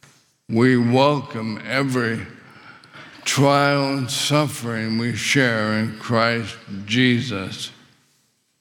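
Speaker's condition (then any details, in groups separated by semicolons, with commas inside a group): ALS; paralysis expected within a year or two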